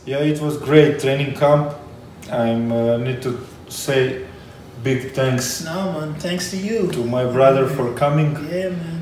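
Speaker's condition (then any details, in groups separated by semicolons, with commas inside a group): No condition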